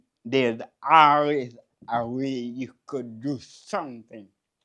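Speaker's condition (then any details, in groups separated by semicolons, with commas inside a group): Cerebral palsy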